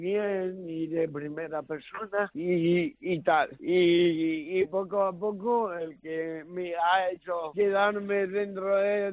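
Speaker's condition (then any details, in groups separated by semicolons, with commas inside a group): Cerebral palsy; no intellectual disability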